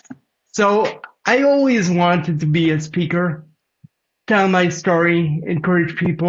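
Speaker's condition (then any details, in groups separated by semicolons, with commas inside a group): Cerebral palsy; present from birth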